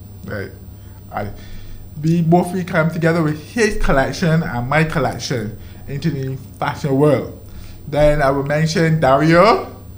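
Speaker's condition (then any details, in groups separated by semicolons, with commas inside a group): Deafness, deaf in one ear from birth, other ear from age 18; born deaf in one ear; relies on lip reading, difficulty following very fast or very slow speech; has speech, had speech therapy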